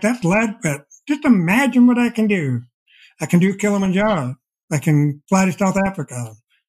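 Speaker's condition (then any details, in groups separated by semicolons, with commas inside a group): Deafblindness; progressive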